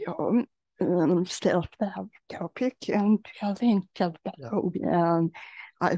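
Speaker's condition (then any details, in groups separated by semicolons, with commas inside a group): Generalized dystonia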